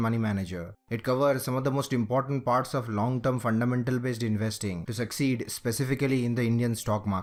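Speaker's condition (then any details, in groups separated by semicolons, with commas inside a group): No condition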